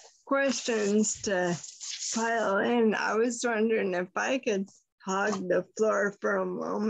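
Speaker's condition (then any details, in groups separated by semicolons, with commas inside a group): Friedreich's ataxia; diagnosed about 20 years ago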